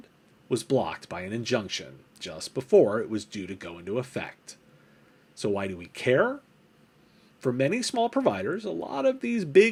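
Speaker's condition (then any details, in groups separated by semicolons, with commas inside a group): No condition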